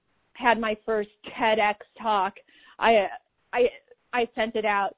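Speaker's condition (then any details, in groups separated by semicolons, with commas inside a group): Stuttering; adult stuttering, present since childhood; still stutters; repeated words, prolonged sounds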